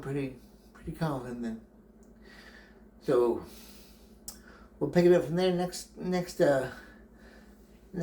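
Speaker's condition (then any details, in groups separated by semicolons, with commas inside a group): Brain injury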